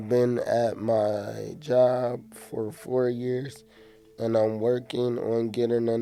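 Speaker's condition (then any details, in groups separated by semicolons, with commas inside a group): Cerebral palsy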